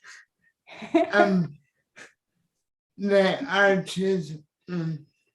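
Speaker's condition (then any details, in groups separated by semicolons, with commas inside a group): Cerebral palsy; wheelchair user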